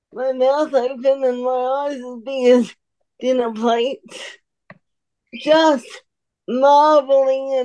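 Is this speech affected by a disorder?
Yes: cerebral palsy; cerebral palsy greatly affecting hand function and muscle control, uses wheelchair, needs some help stabilizing.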